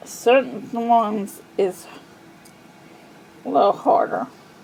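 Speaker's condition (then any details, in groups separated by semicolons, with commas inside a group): Cerebral palsy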